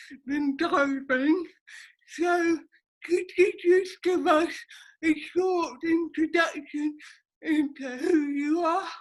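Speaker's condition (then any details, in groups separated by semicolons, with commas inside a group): Cerebral palsy; affects speech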